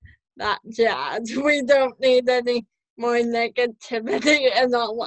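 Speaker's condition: Cerebral palsy; mild spastic quadriplegic

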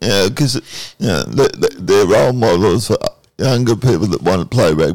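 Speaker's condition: Cerebral palsy

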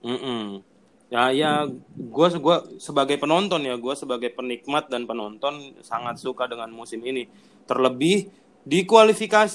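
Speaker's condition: No condition

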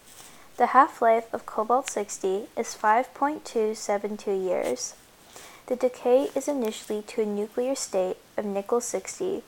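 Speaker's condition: No condition

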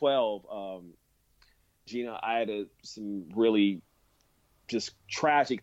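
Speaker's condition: Stutter; reports having overcome stutter and fear of it, gave TEDx talk on it; still describes self as someone who has a stutter; past struggles speaking in front of audiences, laughed at, practiced speech repeatedly before Glide church talk; blocks

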